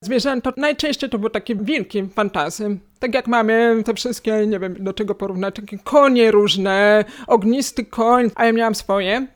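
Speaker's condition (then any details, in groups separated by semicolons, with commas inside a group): Hearing loss, cochlear implant, acquired; lost hearing in adolescence, cochlear implant at age 16, electrodes behind ear, external part, Apple-linked latest model; two years of rehabilitation to decode words, relearned listening to English, once unable to converse in English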